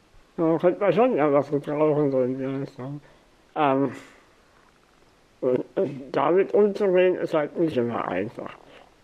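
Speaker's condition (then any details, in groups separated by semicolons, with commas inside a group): Spinal muscular atrophy; neuromuscular disease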